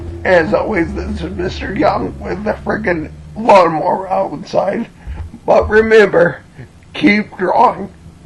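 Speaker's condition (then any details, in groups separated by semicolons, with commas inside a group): Cerebellar ataxia from brain tumour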